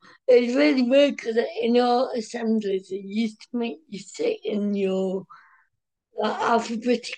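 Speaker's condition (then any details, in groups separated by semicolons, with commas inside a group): Cerebral palsy, mild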